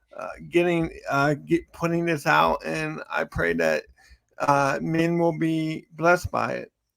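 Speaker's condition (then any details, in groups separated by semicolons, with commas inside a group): Cerebral palsy; from birth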